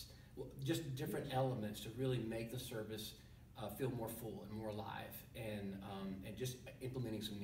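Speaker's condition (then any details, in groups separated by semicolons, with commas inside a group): No condition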